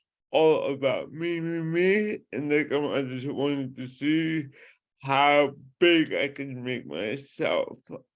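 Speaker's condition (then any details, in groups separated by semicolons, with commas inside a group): Cerebral palsy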